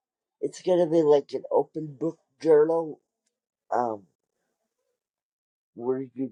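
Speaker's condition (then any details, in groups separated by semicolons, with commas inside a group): Cerebral palsy; wheelchair user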